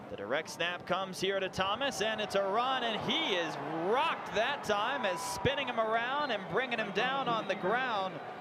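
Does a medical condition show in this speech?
No.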